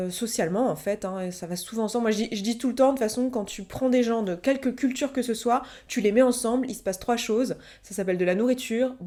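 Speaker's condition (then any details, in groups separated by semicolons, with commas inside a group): No condition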